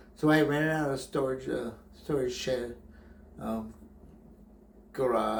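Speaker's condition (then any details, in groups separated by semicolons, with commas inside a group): Brain injury; memory greatly affected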